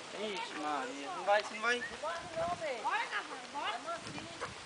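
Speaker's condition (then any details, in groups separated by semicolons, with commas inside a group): No condition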